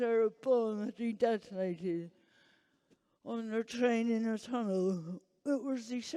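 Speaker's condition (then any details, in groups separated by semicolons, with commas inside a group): Huntington's disease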